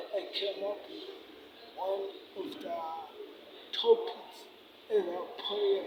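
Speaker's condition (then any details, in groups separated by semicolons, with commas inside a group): Cerebral palsy; affects speech and hands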